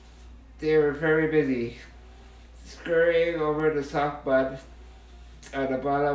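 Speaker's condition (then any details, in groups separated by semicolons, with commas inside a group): Muscular dystrophy, Duchenne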